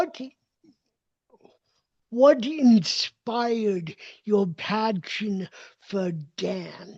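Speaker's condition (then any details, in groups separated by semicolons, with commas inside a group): Cerebral palsy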